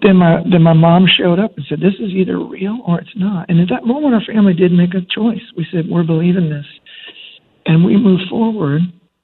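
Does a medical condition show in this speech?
Yes: spasmodic dysphonia; lost singing voice after almost 20 years, prednisone steroid shots gave 6-8 weeks relief until ineffective; scratchy voice even on phone, not improved, slightly worse, mostly stable; muscle spasms break voice apart when speaking loudly or projecting, lost voice control.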